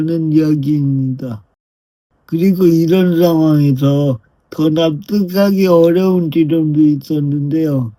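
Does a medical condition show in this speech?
Yes: brain lesion disability.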